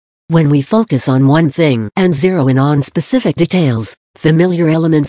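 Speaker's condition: No condition

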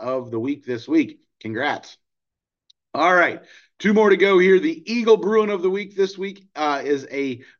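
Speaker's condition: No condition

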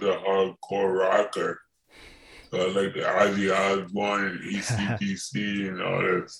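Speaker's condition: Cerebral palsy; from birth

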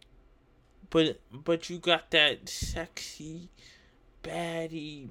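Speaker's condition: Cerebral palsy; uses wheelchair

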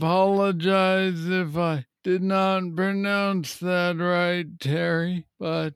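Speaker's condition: Parkinson's disease; Parkinson's disease diagnosed at age 35, on several Parkinson's medications; Parkinson's affects speech, trouble pronouncing medication names

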